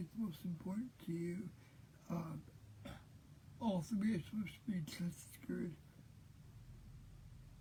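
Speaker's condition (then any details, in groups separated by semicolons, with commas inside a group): Cerebral palsy; present since birth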